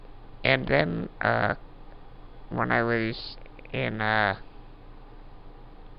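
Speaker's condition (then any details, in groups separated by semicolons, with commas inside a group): Duchenne muscular dystrophy; progressive muscle wasting, diminished lung function, sleep apnea, emergency tracheotomy after mucus plug, little arm use; age 30, trach and ventilator mainly for sleep, breathing effortful, home pulse oximeter; voice audibly worsening late in recording, uses Dragon naturally speaking voice recognition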